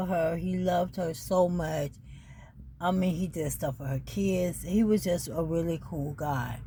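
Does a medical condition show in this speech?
Yes: ALS.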